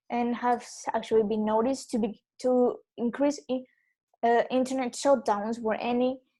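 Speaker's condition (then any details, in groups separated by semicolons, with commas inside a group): No condition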